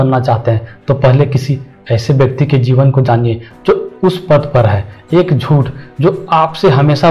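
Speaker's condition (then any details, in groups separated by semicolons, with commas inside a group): No condition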